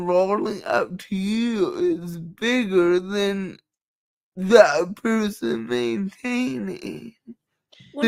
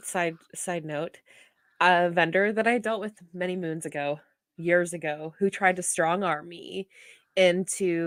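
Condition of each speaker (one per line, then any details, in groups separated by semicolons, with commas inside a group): Cerebral palsy; cerebral palsy affects how she talks
No condition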